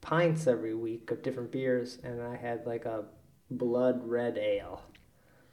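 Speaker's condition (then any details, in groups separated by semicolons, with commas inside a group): No condition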